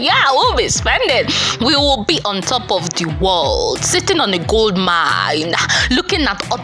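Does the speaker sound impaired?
No.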